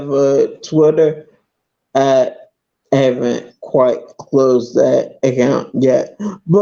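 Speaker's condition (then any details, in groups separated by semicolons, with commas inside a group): Multiple sclerosis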